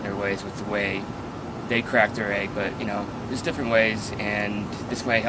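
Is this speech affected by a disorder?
No.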